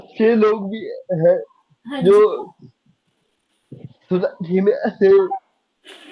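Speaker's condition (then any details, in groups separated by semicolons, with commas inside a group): Cerebral palsy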